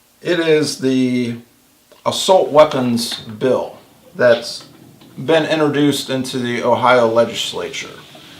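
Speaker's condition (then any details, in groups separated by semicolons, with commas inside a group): No condition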